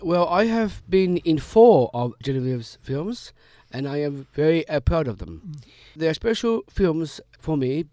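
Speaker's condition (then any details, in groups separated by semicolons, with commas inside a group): Down syndrome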